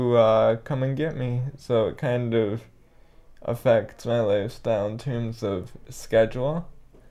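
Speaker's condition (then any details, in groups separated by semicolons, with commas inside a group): Cerebral palsy; spastic quadriplegia, tight muscles, cannot walk typically, uses walker or gait trainer, describes smaller form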